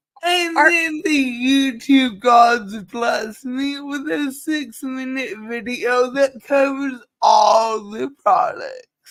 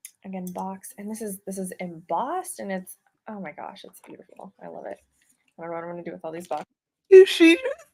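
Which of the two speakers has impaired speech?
The first: cerebral palsy; cerebral palsy affects how she talks.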